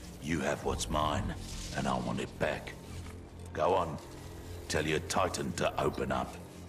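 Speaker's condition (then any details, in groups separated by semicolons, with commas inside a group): No condition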